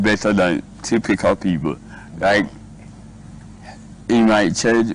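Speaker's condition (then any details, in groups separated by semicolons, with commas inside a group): Cerebral palsy; speech therapy, speech improved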